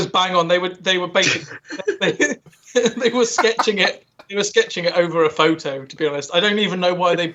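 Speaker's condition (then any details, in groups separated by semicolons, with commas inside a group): No condition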